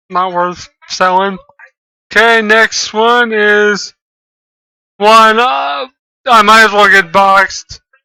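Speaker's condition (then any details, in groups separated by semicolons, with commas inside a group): Cerebral palsy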